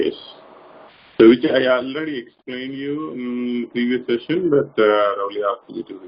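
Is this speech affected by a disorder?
No.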